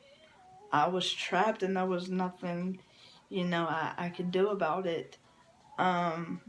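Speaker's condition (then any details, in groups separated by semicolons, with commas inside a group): Cerebral palsy; from birth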